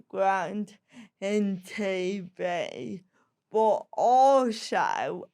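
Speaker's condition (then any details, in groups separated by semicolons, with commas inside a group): Cerebral palsy; slow speech, sounds disabled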